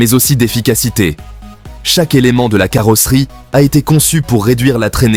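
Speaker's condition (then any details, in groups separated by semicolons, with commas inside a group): No condition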